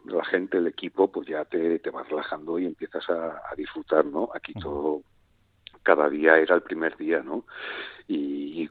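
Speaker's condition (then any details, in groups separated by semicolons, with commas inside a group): No condition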